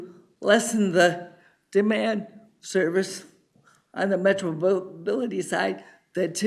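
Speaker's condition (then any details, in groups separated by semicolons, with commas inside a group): Cerebral palsy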